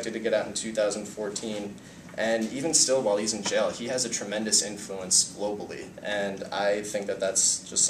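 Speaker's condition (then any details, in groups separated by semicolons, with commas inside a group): No condition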